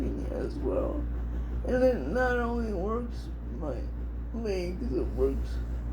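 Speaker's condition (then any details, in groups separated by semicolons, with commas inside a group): Cerebral palsy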